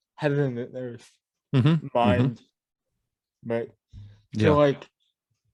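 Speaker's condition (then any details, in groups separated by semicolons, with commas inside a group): Cerebral palsy; mild speech impediment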